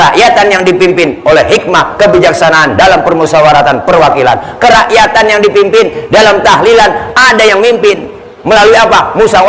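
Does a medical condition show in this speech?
No.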